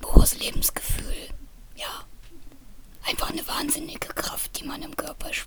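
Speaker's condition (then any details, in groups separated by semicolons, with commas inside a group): Voice disorder after laryngeal cancer, radiation scarring of vocal folds; vocal cord problems, voice somewhat quieter, audibly affected, recording volume turned up high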